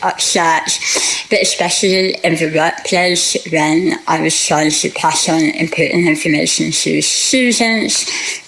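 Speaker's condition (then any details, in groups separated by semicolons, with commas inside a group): Glossectomy for tongue cancer; squamous cell carcinoma at 26, most of tongue removed, prosthetic tongue from Guy's and St Thomas'; custom prosthetic tongue fitted with therapist Carolyn Doughty, demonstrates speech with and without prosthesis; speech problems after treatment, used speech assistance technology for calls, easier, more confident speech with prosthesis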